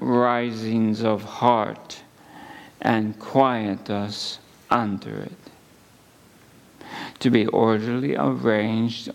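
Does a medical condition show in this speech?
Yes: ALS; under neurologist care.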